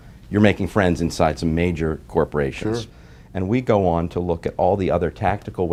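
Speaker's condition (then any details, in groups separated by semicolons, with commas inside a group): No condition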